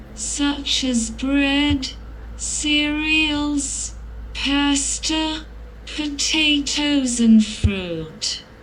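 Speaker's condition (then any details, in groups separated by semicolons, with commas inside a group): Cerebral palsy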